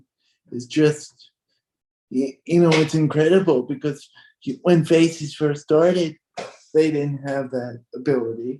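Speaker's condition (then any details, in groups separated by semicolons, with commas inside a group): Cerebral palsy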